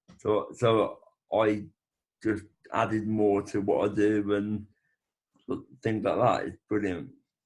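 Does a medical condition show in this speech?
Yes: brain bleed with facial paralysis.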